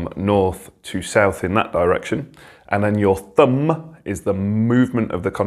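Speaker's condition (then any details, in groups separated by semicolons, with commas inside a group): No condition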